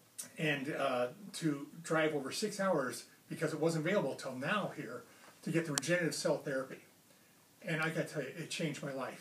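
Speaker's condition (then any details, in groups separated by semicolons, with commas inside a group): No condition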